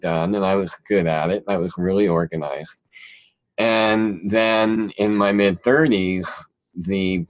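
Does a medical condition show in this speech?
Yes: cleft palate; present since childhood.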